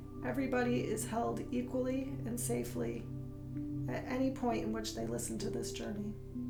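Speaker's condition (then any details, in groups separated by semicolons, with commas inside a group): No condition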